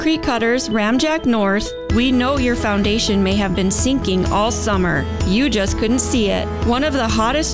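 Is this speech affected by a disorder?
No.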